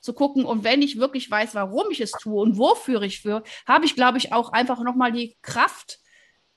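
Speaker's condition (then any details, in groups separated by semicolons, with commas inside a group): No condition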